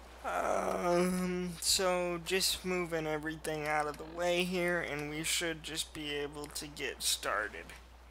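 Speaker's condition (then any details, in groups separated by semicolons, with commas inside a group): Cerebral palsy, mild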